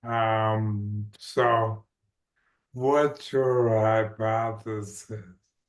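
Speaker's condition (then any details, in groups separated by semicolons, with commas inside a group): ALS; no known genetic mutation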